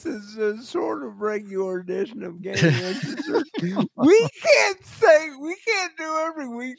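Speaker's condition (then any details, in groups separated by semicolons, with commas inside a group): Cerebral palsy; voice always shot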